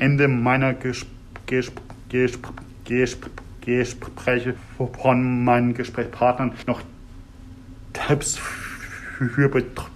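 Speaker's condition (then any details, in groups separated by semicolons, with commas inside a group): Stuttering, severe; fairly strong stuttering symptoms by own account; sudden blocks, word and part-word repetitions, phrase repetitions, filler sounds; repeated sounds, prolonged sounds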